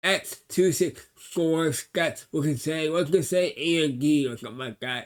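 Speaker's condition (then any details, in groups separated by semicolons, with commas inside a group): Cerebral palsy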